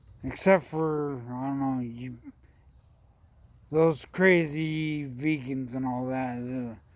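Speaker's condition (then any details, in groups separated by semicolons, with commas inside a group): Traumatic brain injury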